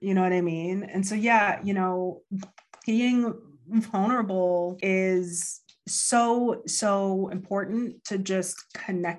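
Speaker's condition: Stuttering; lifelong stutter since grade school, past speech therapy, public speaking since 2014 as fear exposure; public speaking for about 5 years, taken up to face fear of talking; fluency varies day to day, some days very fluent, others not, worries about being understood; repeated words, prolonged sounds

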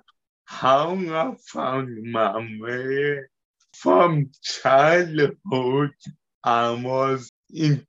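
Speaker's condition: Cerebellar and spinal ataxia; degenerative nervous system disease

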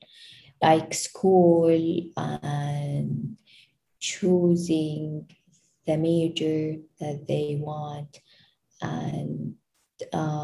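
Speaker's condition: Stuttering; onset in fourth grade, around age 9-10; after speech program combining therapy and group support; gets stuck, blocks, speaks much better now, confident, moves on after getting stuck; prolonged sounds

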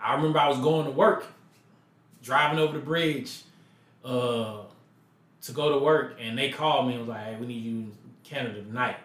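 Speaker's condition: No condition

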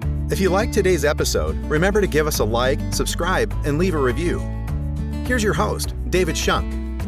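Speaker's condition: No condition

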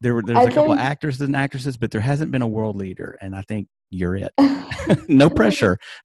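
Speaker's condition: No condition

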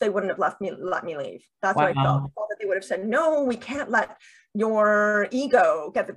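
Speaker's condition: Deafness with cochlear implants, bilateral cochlear implants; two cochlear implants, two major implant surgeries, would be unable to communicate without implants; uses two cochlear implants

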